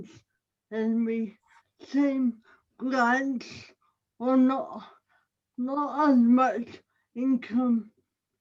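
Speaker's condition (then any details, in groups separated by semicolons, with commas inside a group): Cerebral palsy; audible speech impairment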